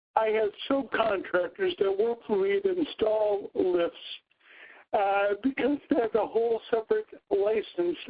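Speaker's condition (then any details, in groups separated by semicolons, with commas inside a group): Cerebral palsy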